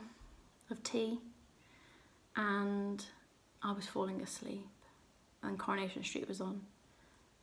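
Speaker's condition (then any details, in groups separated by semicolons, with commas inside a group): No condition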